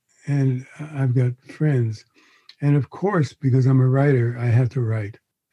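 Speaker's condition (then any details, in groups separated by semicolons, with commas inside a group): Parkinson's disease; exhaustion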